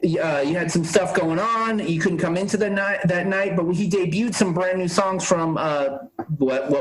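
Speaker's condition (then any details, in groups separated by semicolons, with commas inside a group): No condition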